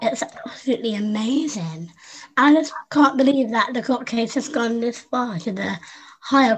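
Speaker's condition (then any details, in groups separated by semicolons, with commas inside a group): Down syndrome; congenital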